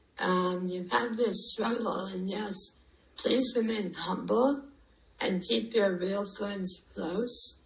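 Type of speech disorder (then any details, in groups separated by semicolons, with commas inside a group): Speech after partial glossectomy; head and neck cancer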